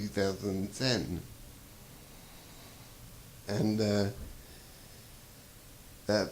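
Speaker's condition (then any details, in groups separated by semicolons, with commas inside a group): Traumatic brain injury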